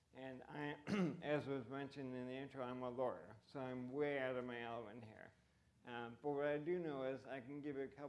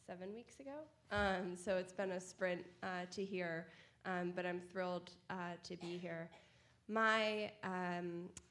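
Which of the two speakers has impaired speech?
The first: ALS; age 39, about 2.5 years since diagnosis; voice impacted, reduced fluency.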